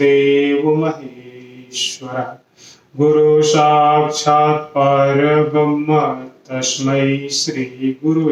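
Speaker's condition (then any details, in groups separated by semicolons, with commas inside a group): No condition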